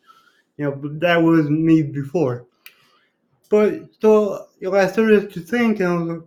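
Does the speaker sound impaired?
Yes: cerebral palsy; completely self-sufficient, lives alone, relearned walking, femur and right ankle surgery at eight, repeat surgery expected.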